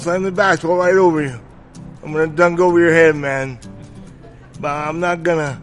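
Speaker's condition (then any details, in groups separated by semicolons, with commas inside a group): Cerebral palsy; manner may confuse listeners, per pastor introducing clip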